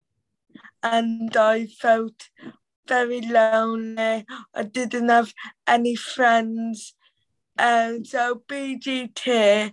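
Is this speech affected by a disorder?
Yes: cerebral palsy; teenager; cerebral palsy voice harder to understand, Black Country accent, needs extra time to get words out.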